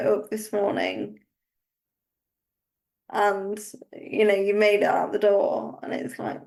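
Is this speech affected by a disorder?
Yes: cerebral palsy; uses wheelchair.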